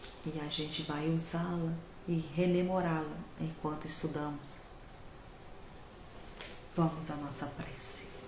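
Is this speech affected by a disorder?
No.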